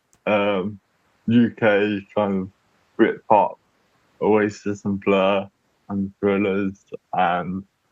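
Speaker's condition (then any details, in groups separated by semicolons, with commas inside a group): Cerebral palsy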